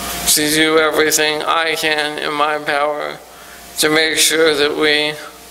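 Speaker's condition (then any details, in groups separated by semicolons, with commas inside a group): ALS; recently diagnosed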